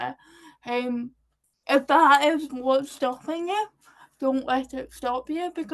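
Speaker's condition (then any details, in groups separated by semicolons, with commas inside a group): Cerebral palsy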